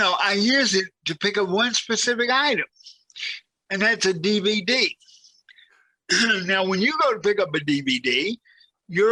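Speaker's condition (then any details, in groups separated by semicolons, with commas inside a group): Cerebral palsy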